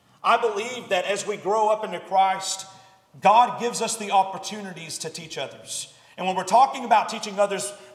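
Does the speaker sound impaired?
No.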